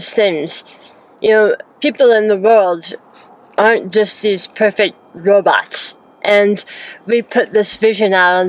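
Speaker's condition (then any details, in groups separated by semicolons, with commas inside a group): Hemi-glossectomy for oral cancer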